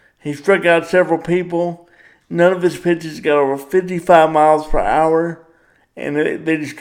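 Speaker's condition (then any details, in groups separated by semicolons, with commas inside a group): Cerebral palsy; power wheelchair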